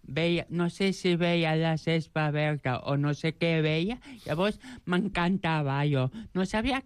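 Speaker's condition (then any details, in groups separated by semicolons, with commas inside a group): Joubert syndrome; present from birth; age 29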